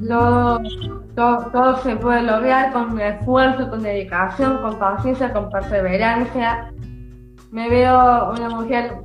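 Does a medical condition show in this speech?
Yes: Down syndrome; from birth.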